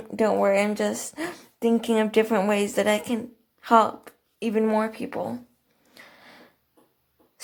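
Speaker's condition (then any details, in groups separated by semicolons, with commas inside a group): Cerebral palsy; eats, chews and swallows normally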